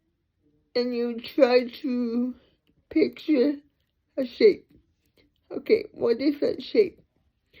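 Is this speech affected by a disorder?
Yes: cerebral palsy.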